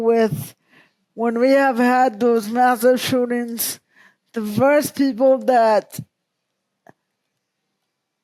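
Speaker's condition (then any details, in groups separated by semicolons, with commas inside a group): Cerebral palsy; present from birth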